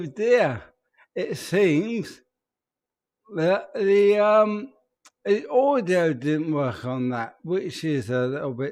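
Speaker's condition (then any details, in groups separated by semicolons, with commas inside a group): ALS; peculiar voice, speech very difficult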